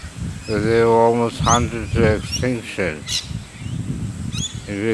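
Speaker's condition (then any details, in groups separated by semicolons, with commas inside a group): Drug-induced slurred speech; dopamine-blocking antipsychotic injection; injection a few weeks before recording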